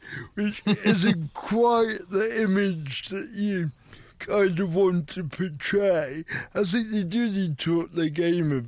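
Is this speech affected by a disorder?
Yes: cerebral palsy; wheelchair user, involuntary movement, problems with arms; finds some words hard to say, difficulty with ch sound.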